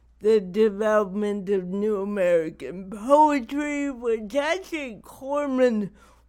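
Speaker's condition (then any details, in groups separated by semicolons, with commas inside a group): Cerebral palsy; wears down with age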